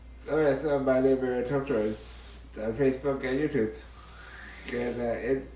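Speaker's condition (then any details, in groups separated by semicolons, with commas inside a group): Duchenne muscular dystrophy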